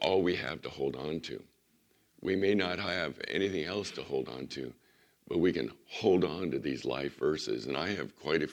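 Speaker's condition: Vocal cord surgery recovery; recovering from vocal cord surgery

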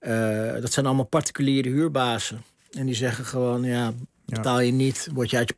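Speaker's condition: No condition

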